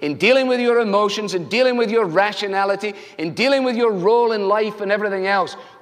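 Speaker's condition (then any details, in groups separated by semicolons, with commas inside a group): No condition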